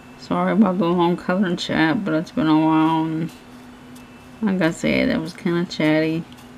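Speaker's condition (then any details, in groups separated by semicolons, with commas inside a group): Cerebral palsy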